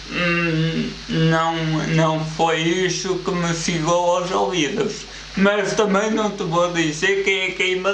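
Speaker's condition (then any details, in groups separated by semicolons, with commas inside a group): Cerebral palsy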